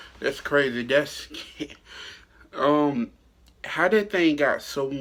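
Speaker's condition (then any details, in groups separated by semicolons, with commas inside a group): No condition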